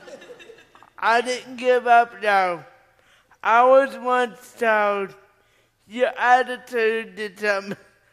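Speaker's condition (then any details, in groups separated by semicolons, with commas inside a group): Cerebral palsy; uses left hand only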